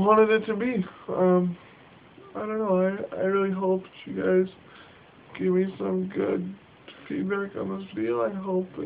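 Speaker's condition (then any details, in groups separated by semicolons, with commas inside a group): Cerebral palsy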